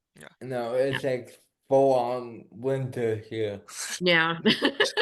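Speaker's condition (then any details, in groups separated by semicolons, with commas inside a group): Cerebral palsy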